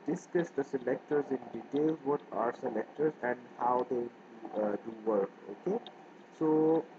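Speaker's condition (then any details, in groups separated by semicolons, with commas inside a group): No condition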